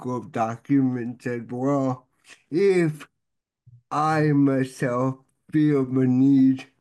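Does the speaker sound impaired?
Yes: cerebral palsy; difficulty keeping body completely still, e.g. for MRI.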